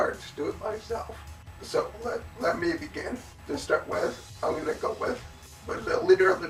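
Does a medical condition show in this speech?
Yes: cerebellar ataxia from brain tumour.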